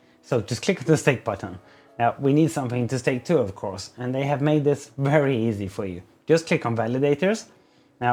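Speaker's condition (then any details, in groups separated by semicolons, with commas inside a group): No condition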